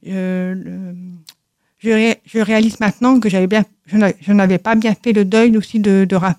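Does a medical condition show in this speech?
Yes: deafness from birth; congenital, right-ear hearing aid from age 2.5 to 3, left ear hears nothing, left aid refused; no sound without aid, lip-reading needed, high sounds too loud, aids switched off in noisy streets; learned to speak through many speech therapy sessions, speech does not reveal deafness.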